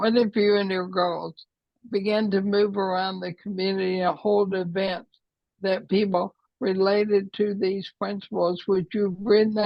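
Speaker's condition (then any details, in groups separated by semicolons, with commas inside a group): ALS; affects hands and voice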